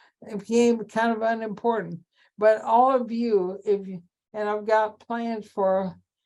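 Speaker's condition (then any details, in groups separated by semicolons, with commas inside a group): ALS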